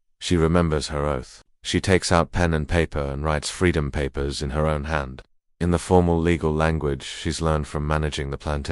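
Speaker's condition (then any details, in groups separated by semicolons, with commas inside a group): No condition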